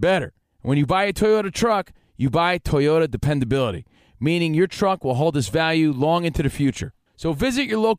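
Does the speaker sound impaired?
No.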